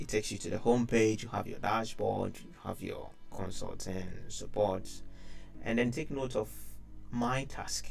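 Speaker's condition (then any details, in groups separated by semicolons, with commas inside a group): No condition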